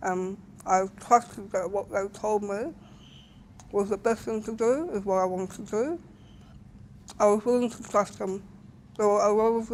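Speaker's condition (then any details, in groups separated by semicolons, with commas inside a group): Head and neck cancer; head and neck cancer surgery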